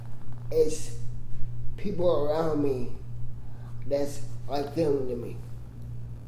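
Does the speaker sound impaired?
Yes: cerebral palsy; congenital, present from birth; prevents flowing speech, says a few words then staggers, teacher Duke sings main rap vocals.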